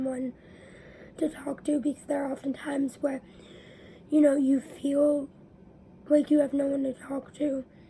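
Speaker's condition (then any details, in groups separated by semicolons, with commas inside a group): Cerebral palsy; spastic diplegia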